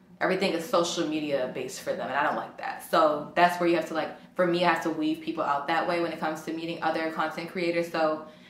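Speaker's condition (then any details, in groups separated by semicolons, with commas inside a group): No condition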